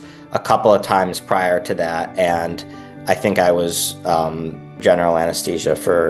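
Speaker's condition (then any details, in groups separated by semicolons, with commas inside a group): No condition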